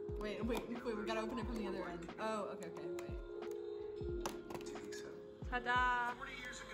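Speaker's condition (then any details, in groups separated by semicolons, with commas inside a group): No condition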